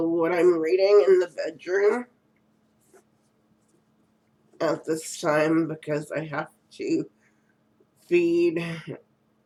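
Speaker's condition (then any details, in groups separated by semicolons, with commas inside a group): Cerebral palsy; first word not said quite right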